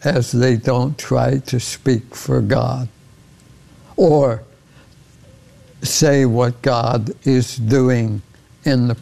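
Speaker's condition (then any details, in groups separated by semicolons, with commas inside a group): ALS; progressive neurodegenerative disease causing loss of muscle control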